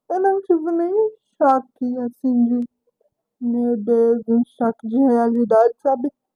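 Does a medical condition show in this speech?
Yes: cerebral palsy.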